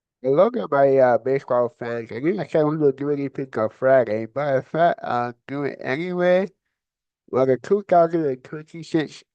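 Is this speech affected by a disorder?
Yes: cerebral palsy.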